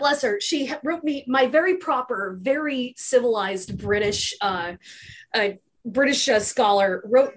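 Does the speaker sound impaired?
No.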